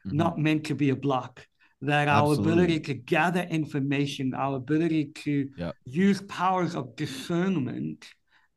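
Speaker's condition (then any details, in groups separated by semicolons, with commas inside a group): Cleft palate; congenital cleft palate, speech and hearing impaired since birth, difficult childhood development; speech impediment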